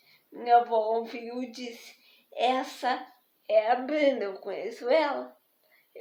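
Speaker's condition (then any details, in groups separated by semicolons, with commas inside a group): Spastic diplegic cerebral palsy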